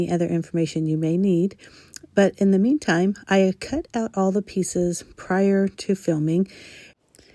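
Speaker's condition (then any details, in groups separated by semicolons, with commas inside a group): No condition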